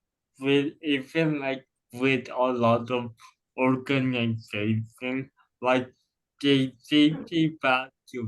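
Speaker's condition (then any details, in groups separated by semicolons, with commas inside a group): Cerebral palsy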